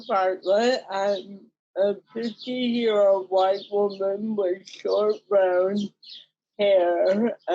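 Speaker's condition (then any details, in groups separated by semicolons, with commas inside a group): Cerebral palsy; mild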